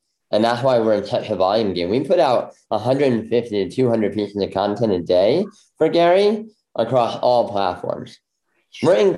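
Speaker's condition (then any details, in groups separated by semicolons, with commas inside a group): Bilateral cleft lip; jaw surgery twice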